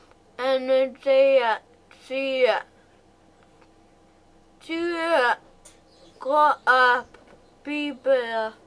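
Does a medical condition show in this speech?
Yes: cerebral palsy.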